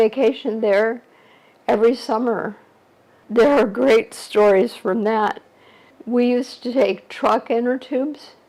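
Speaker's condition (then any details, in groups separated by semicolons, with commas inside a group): ALS; shortly after diagnosis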